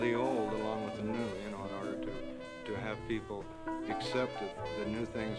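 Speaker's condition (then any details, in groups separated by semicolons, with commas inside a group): No condition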